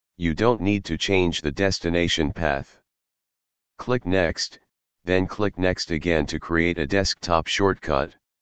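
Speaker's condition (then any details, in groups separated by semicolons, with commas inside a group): No condition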